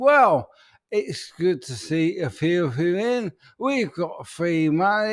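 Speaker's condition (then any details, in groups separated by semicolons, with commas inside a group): ALS; speech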